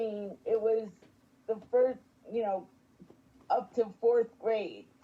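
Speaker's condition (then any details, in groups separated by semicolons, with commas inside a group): Spastic quadriplegic cerebral palsy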